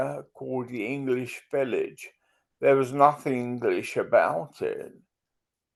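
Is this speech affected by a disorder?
Yes: multiple sclerosis; wheelchair user, cannot walk, recently hospitalized.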